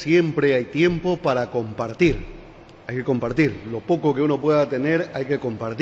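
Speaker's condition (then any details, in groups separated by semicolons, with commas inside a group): No condition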